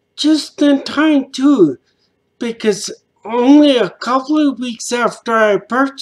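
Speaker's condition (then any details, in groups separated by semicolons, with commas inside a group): Traumatic brain injury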